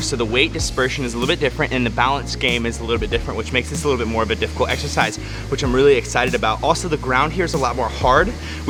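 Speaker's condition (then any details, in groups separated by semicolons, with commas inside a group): No condition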